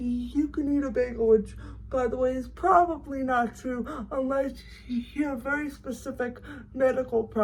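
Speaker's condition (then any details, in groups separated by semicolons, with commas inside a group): Cerebral palsy, severe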